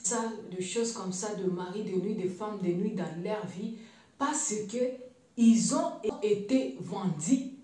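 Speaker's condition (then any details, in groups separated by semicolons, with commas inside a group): No condition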